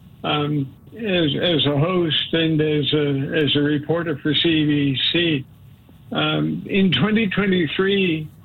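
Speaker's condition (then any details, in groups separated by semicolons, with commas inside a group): Parkinson's disease; deep brain stimulation to reduce heavy medication doses, medication side effects like dyskinesia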